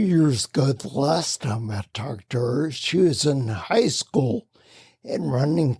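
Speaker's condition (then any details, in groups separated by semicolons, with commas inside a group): Spinocerebellar ataxia; speech impediment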